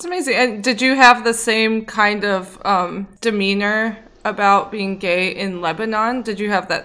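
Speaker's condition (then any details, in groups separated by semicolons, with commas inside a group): No condition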